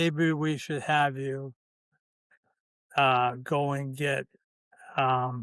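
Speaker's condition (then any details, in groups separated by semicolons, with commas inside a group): ALS, C9 mutation; limb onset in fingers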